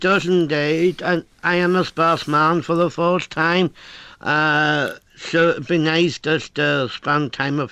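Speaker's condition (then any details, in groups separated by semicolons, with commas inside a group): Down syndrome; present from birth; about 31 years old; doctor predicted at about 18 months never to speak, now speaks for himself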